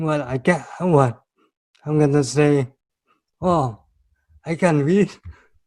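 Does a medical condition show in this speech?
Yes: cerebral palsy.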